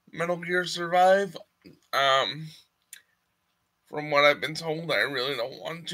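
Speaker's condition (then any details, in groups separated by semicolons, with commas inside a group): Cerebral palsy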